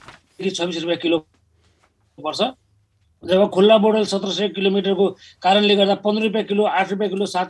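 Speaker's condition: No condition

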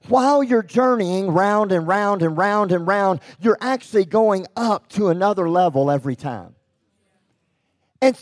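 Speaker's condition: Cleft lip and palate; congenital

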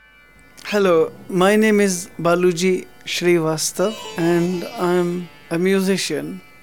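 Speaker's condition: No condition

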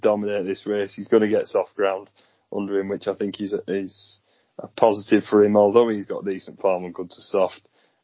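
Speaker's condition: No condition

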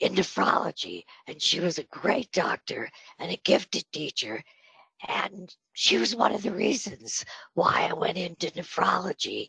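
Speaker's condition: Spasmodic dysphonia; on Botox treatment

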